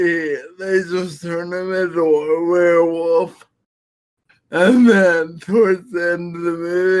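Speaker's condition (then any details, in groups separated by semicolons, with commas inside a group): Friedreich's ataxia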